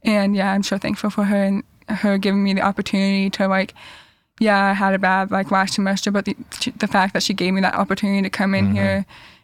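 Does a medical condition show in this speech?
Yes: deafness; hearing loss found second grade, had passed tests via cues, hearing aids third grade, cochlear implants; coaches wear audiologist-suggested transmitter streaming directly to cochlear implants, overpowers other voices, teammates hard to hear.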